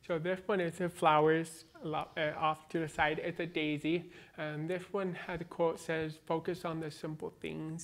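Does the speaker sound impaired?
Yes: born deaf, cochlear implant, congenital.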